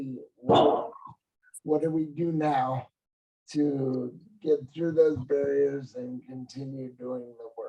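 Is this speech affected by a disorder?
Yes: cerebral palsy.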